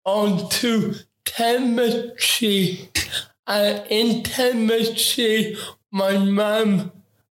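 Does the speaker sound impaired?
Yes: ataxic cerebral palsy; movement.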